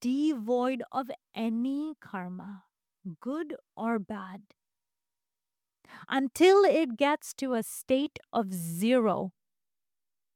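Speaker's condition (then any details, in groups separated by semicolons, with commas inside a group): No condition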